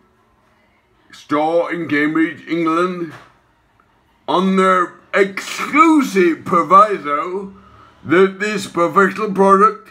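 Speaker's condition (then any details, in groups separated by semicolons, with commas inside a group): Acquired brain injury, ataxia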